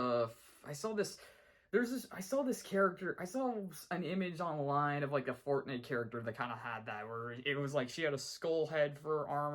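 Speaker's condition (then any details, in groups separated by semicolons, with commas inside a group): No condition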